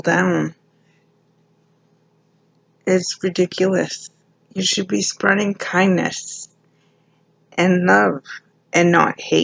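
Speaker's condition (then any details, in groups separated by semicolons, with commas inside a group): Cerebral palsy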